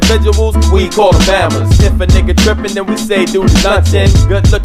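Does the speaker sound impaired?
No.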